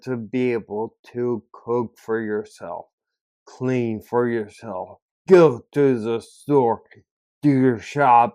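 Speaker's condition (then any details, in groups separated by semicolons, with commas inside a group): Ataxia; caused by stroke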